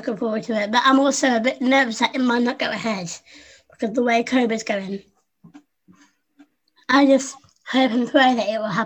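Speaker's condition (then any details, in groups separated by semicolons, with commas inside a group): Down syndrome; congenital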